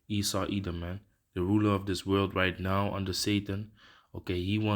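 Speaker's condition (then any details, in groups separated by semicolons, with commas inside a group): No condition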